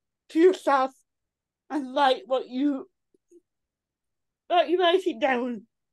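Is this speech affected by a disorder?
Yes: cerebral palsy.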